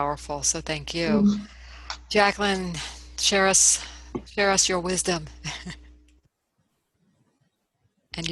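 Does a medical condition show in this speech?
No.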